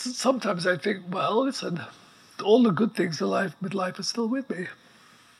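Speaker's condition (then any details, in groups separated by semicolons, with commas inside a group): ALS; progressive neuromuscular illness, paralyzed from neck down, effectively quadriplegic; voice still working perfectly well, breathing apparatus audible in background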